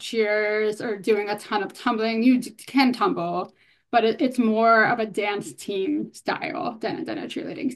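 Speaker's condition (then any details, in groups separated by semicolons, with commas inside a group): Hearing loss, bilateral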